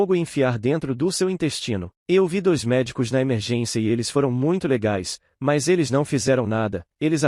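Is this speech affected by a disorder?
No.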